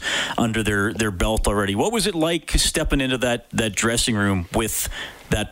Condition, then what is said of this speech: None; typical speech.